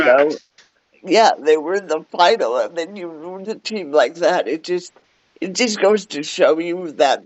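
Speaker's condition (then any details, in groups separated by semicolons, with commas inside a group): Cerebral palsy; cerebral palsy, wheelchair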